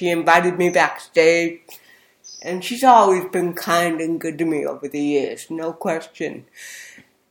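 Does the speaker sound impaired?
Yes: cerebral palsy; very slurred speech as a child from cerebral palsy plus hearing impairment.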